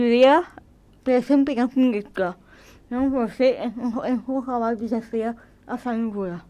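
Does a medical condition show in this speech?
Yes: cerebral palsy.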